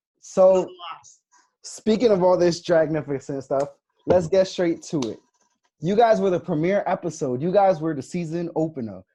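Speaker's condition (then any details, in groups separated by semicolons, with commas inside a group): No condition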